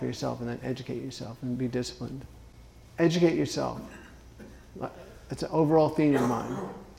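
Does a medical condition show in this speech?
Yes: Parkinson's disease; Parkinson's onset age 41, about 12 years' history, first tremoring hand and no arm swing after thumb surgery, left foot dystonia; timed medication with alarm, exercise beyond comfort zone; says some words are hard or tough to say.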